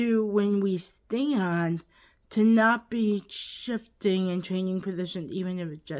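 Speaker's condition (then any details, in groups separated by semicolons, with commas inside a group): Cerebral palsy, quadriplegic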